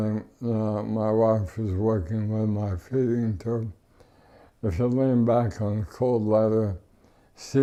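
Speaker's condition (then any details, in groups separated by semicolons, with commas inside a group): ALS; power wheelchair, no tracheostomy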